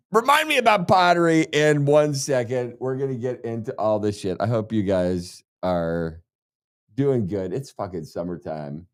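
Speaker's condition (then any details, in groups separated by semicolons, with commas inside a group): No condition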